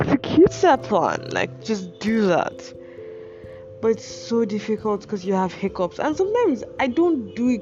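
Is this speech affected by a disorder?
No.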